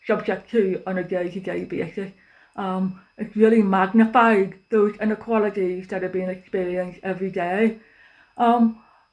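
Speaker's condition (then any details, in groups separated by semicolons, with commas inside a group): Deafness; cannot use telephone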